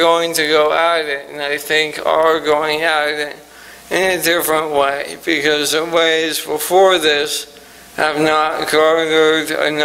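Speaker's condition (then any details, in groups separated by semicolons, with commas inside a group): ALS; recently diagnosed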